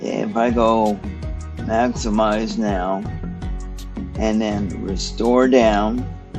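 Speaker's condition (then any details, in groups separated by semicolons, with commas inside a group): Cerebral palsy; stiff muscles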